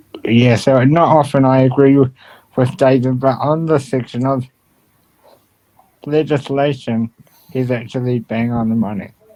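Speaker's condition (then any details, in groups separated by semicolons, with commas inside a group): Cerebral palsy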